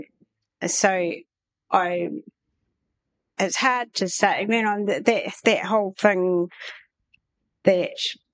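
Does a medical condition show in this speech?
Yes: aphasia after stroke; aphasia from stroke during brain surgery a couple of years ago; some aphasia; may lose words, word-finding difficulty.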